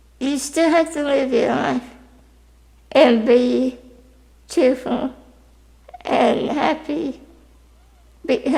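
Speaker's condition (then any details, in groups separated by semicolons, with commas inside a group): Spinal muscular atrophy type 2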